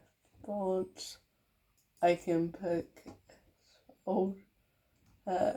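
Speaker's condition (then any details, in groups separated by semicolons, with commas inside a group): Cerebral palsy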